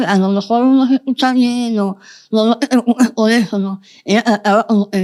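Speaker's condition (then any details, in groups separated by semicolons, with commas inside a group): Moebius syndrome, congenital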